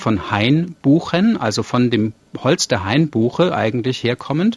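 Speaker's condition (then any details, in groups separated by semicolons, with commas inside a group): No condition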